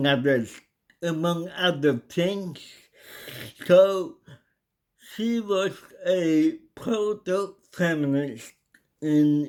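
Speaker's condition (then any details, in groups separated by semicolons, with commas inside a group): Cerebral palsy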